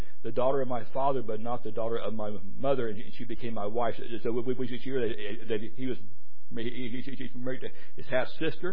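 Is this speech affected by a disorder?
Yes: stuttering; preaching aloud to congregation; stutters while preaching, worries about listeners' first reaction; here repeated sounds, prolonged sounds.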